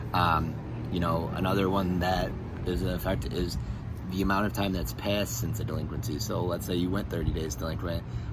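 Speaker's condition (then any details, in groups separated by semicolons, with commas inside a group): No condition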